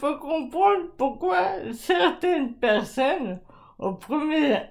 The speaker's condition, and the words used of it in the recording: ALS (motor neuron disease). Parlons-en de cette voix qui se détériore petit à petit.